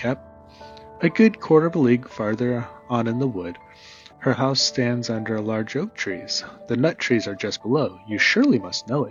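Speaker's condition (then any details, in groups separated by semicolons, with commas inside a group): No condition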